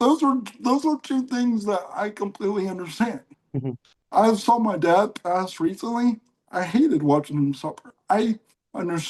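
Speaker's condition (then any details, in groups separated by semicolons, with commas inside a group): Cerebral palsy; mild case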